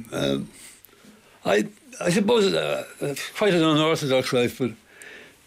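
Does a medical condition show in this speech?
Yes: Parkinson's; about fifteen years since onset, hands worst affected, almost lost use of fingers; fingertips feel dead, typing and texting very hard, can still just about play piano; voice ties up sometimes.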